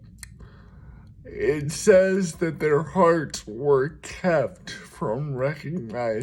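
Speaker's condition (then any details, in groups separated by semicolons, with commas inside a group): Cerebral palsy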